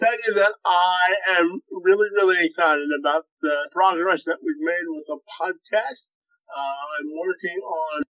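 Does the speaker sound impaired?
Yes: cerebral palsy, spastic quadriplegia.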